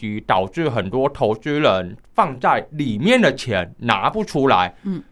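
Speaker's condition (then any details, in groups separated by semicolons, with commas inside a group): Hearing impairment; high pitches barely heard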